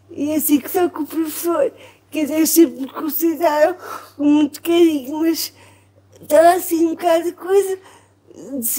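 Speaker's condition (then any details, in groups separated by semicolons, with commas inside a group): Cerebral palsy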